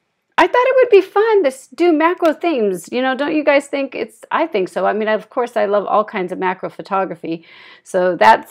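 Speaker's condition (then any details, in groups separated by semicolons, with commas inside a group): No condition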